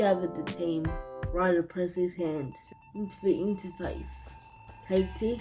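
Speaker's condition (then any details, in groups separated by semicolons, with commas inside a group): Cerebral palsy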